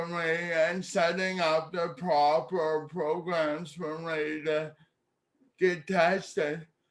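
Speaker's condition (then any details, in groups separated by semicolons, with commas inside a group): Cerebral palsy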